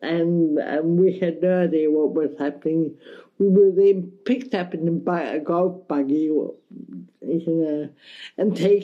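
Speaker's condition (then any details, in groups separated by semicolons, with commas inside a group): Cerebral palsy, mild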